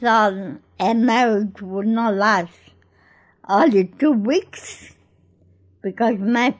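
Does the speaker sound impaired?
Yes: cerebral palsy; speech problems when young, began talking after attending Gruella school.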